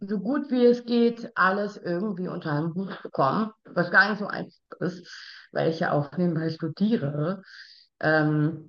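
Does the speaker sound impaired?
Yes: Down syndrome.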